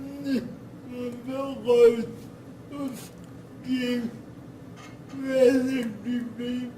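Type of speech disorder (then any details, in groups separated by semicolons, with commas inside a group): Dysarthria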